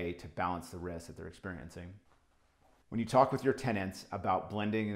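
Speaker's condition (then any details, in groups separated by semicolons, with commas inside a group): No condition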